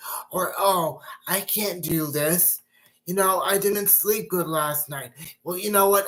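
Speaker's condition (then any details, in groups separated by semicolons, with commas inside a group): Cerebral palsy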